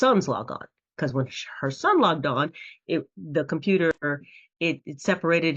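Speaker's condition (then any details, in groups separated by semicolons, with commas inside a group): No condition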